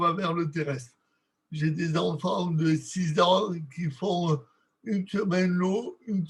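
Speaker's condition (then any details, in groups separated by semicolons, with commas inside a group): Cerebral palsy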